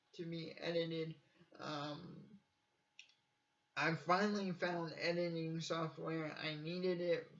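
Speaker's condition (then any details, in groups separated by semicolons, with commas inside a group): Cerebral palsy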